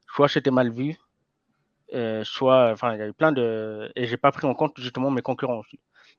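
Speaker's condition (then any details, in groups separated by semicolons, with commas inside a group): Hearing impairment from birth; congenital hearing loss, diagnosed around age 4, lip reading since birth, school to learn spoken French; learned to speak at age 4, slight effect on speech noticeable now and then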